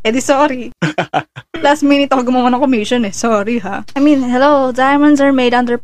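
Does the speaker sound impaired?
No.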